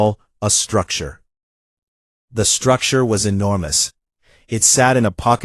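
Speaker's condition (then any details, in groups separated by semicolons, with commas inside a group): No condition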